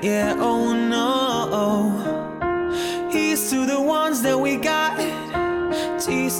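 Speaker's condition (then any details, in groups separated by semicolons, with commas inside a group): No condition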